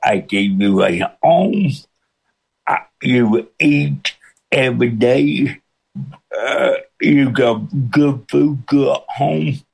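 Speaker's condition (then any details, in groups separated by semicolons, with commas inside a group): Cerebral palsy with speech impediment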